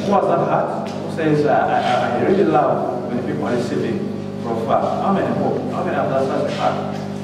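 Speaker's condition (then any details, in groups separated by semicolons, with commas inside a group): No condition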